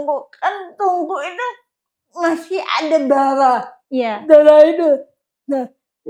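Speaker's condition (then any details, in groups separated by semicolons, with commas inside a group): Cerebral palsy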